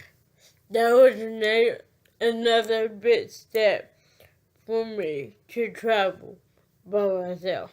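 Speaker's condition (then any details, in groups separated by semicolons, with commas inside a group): Cerebral palsy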